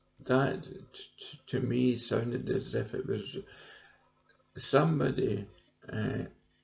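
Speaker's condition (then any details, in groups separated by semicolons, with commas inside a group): Cerebral palsy; present from birth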